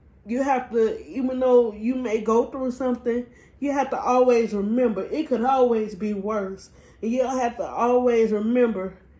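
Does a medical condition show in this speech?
Yes: cerebral palsy.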